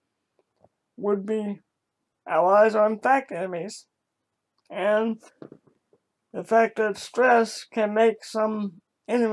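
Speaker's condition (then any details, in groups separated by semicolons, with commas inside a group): Cerebral palsy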